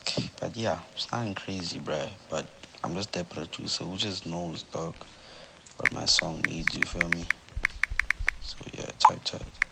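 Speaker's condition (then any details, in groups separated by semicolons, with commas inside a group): No condition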